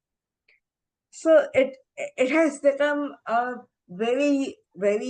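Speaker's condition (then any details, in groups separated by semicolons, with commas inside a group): Encephalitis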